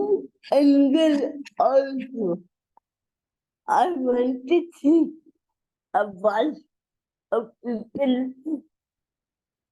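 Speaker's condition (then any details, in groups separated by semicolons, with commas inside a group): Cerebral palsy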